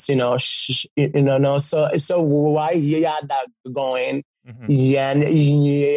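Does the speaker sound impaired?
Yes: stutter; fluent when singing; stutter goes away when singing; here repeated sounds, repeated words.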